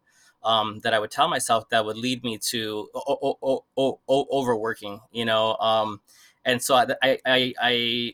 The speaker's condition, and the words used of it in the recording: Stuttering. The way I experience my stutter, more so now as an adult, it sounds more like this, like I'm repeating words or get stuck on a word.